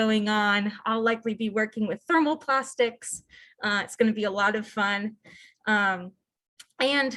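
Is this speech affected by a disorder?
No.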